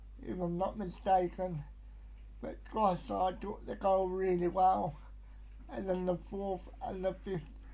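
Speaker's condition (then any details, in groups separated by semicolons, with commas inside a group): Cerebral palsy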